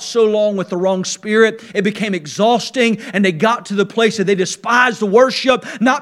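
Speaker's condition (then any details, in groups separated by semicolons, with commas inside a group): No condition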